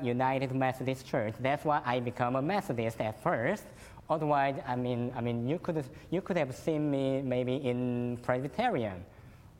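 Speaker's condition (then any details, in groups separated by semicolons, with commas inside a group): Cleft lip and palate; fed formula and cow milk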